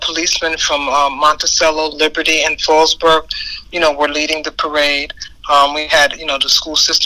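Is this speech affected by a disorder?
No.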